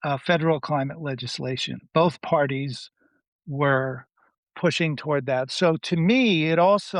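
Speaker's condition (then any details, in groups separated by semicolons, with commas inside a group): No condition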